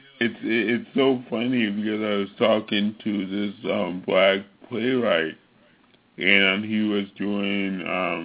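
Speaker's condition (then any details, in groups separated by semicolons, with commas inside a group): Cerebral palsy; visible to casting agents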